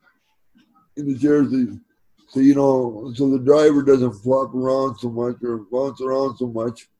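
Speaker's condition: Cerebral palsy; present since birth, Invacare power wheelchair with fitted seat, leg elevation and recline for repositioning

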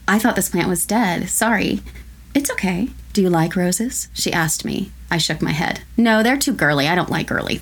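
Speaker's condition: No condition

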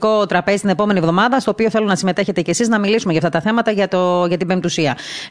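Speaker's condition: No condition

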